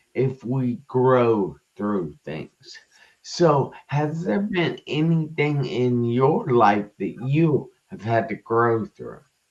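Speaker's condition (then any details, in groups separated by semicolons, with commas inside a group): Traumatic brain injury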